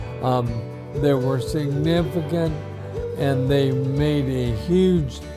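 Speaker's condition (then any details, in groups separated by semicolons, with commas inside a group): ALS; few months since diagnosis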